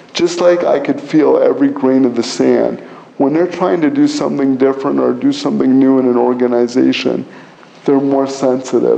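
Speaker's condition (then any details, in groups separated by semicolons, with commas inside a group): Cerebral palsy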